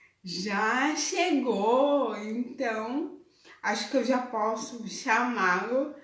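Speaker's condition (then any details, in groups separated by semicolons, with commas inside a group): Cerebral palsy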